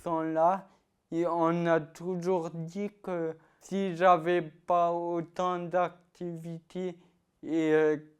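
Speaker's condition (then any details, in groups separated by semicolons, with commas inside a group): Ataxia-telangiectasia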